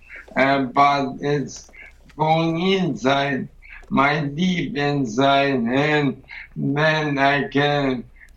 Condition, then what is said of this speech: ALS (motor neuron disease). And I like apologize about my voice and my bad English, but I have for the support my wife.